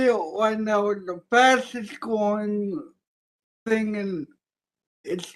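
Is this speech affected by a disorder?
Yes: cerebral palsy; present from birth.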